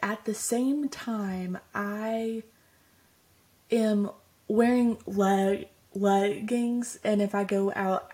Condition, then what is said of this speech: Stuttering. I've made friends in my favorite coffee shop and I stutter, and I don't need to explain myself.